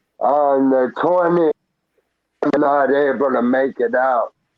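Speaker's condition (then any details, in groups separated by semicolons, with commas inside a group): Traumatic brain injury; hit by car as pedestrian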